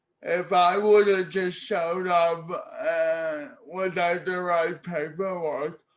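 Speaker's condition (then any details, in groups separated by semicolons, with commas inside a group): Cerebral palsy; speech therapy in childhood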